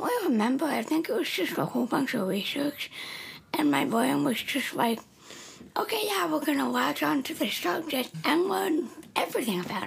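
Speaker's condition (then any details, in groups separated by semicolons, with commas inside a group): Cerebral palsy; CP from bilateral grade 3-4 brain bleed, still walks, lifelong behind-ear hearing aids, custom ear molds; raspy voice, left vocal cord paralyzed during heart surgery, right cord moves, voice surgery not done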